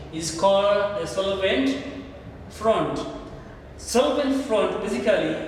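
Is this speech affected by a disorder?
No.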